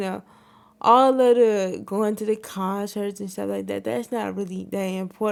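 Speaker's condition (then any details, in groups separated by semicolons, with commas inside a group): Cerebral palsy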